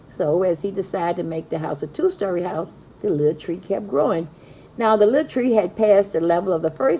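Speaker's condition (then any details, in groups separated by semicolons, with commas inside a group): No condition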